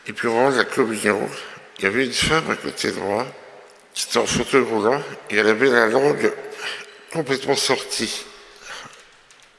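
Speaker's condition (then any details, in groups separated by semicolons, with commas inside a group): Myopathy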